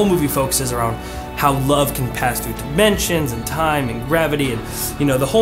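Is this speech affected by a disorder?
No.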